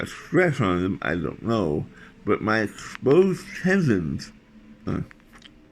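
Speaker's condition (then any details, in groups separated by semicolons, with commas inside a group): Tongue cancer surgery, tongue graft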